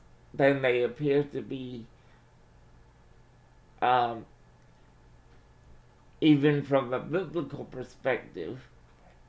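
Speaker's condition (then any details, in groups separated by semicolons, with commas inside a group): Cerebral palsy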